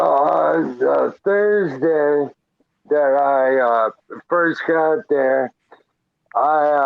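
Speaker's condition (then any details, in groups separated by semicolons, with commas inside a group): Traumatic brain injury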